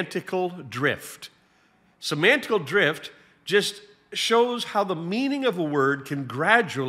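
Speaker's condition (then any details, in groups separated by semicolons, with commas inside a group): No condition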